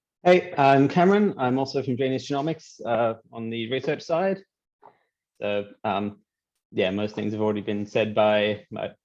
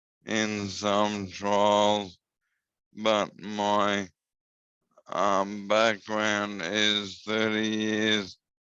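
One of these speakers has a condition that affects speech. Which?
The second: motor neurone disease.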